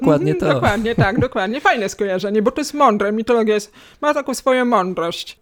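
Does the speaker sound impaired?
Yes: hearing loss, cochlear implant, acquired; lost hearing in adolescence, cochlear implant at age 16, electrodes behind ear, external part, Apple-linked latest model; two years of rehabilitation to decode words, relearned listening to English, once unable to converse in English.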